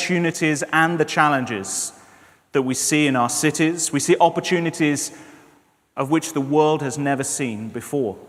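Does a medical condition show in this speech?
No.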